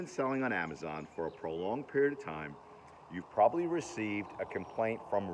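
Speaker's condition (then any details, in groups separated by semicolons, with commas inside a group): No condition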